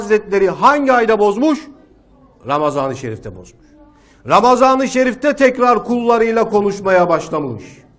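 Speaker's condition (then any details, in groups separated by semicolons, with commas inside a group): No condition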